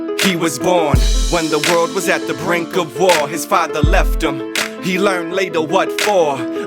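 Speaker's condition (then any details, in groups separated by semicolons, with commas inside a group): No condition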